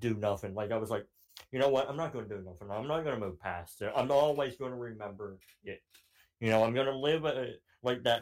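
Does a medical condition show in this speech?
Yes: cleft palate; cleft palate since childhood, surgical repair in childhood; voice sounds deeper than it is, deeper over mic, cannot say certain words, frequent mispronunciations, speech impediment.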